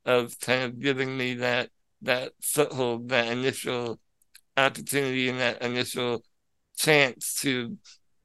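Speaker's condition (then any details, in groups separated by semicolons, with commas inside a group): Spinal muscular atrophy; wheelchair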